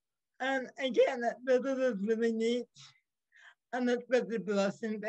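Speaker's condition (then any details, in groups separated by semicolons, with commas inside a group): Cerebral palsy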